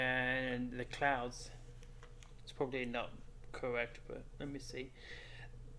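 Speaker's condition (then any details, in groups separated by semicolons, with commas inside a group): No condition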